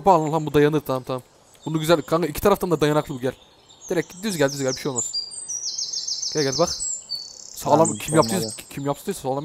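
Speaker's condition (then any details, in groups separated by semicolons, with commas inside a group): No condition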